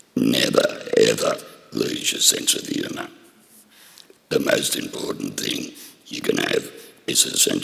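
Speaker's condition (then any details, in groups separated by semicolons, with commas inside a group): Laryngectomy for throat cancer; laryngectomy, voice box removed, earlier debulking surgery; laryngectomy last year, then radiotherapy and chemotherapy; raspy voice before, swallowing difficulty, acidic food harsh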